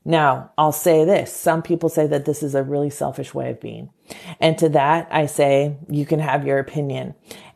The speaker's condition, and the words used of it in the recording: No condition.